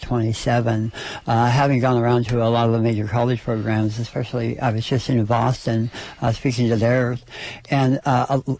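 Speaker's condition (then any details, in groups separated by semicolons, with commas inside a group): Oral cancer surgery, stage 4 oral cancer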